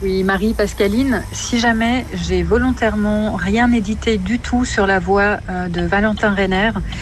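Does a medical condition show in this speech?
No.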